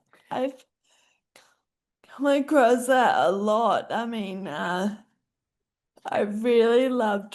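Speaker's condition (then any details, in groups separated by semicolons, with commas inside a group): Friedreich's ataxia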